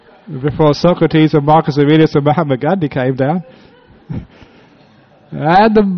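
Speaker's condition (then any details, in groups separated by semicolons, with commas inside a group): No condition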